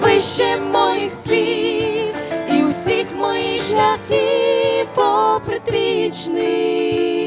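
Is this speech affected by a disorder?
No.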